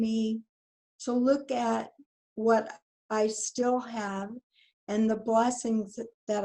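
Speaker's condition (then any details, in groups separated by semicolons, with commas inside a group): ALS; voice weakening, voice banking begun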